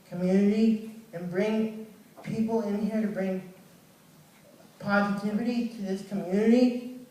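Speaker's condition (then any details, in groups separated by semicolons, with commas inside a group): Cerebral palsy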